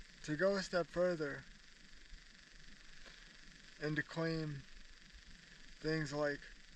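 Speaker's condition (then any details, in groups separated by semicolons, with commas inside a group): Cerebral palsy, spastic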